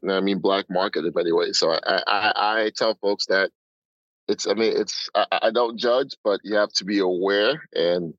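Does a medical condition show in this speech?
Yes: stuttering; stutter since school age, words read aloud from the book sometimes did not come out right; still stutters sometimes; may stutter on any given day, may be judged for how he talks or reads; here repeated words, blocks.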